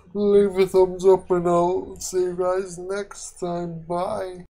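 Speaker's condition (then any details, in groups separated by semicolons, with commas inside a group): Quadriplegic cerebral palsy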